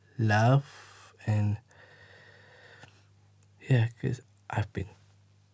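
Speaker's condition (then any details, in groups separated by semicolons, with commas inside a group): Down syndrome; 20-year-old man; speech not always clear, word-finding difficulty, helped when listeners wait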